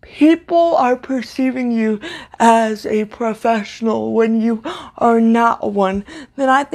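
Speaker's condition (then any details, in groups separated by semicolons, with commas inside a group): Cerebral palsy, severe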